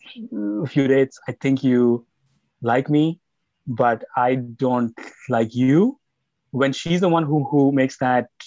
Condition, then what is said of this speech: Stuttering. I'm sure it's been a bit obvious on this podcast that I do have a stutter, right?